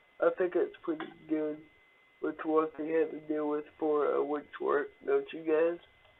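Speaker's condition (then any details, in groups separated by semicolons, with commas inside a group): Cerebral palsy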